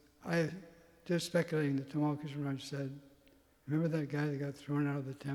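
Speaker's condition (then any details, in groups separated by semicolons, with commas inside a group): Parkinson's; tremor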